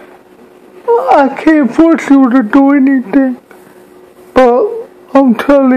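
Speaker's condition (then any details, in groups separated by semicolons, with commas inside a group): Cerebral palsy; speech hard to understand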